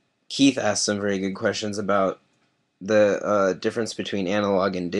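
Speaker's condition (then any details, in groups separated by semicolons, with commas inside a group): No condition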